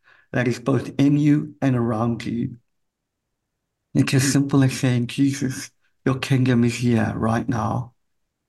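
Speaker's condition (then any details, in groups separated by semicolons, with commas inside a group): Cleft palate; congenital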